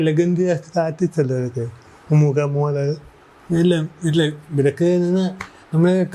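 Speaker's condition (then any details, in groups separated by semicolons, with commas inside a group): Cerebral palsy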